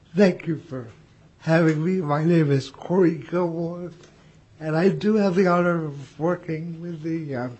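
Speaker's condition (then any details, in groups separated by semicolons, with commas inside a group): Cerebral palsy; not improved by habilitation, has support staff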